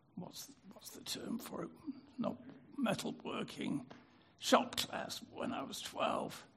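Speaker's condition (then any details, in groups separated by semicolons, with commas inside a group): Spasmodic dysphonia; about 40 years since onset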